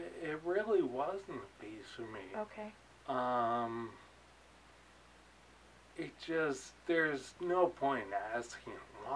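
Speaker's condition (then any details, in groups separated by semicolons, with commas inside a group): Ataxia; late onset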